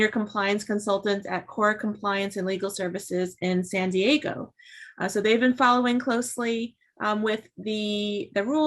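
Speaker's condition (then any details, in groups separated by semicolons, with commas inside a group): No condition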